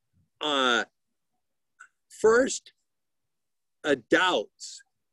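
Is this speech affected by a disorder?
Yes: aphasia; aphasia after stroke, woke with whole right side paralyzed, talking improving each month and year; initially no talking, now halting telegraphic speech, many fillers and pauses, missing words.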